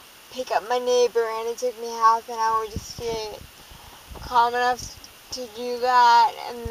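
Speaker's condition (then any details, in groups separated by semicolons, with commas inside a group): Cerebral palsy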